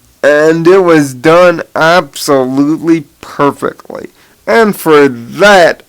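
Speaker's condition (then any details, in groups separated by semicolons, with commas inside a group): Cerebral palsy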